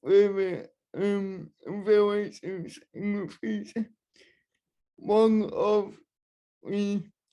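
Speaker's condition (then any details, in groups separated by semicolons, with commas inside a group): Cerebral palsy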